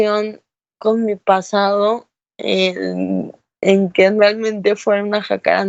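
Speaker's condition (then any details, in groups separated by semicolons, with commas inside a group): Cerebral palsy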